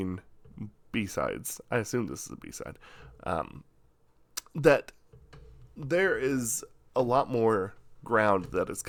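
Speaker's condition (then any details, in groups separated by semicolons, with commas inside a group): No condition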